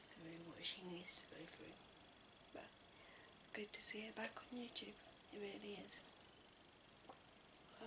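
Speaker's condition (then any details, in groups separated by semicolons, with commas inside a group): Cerebral palsy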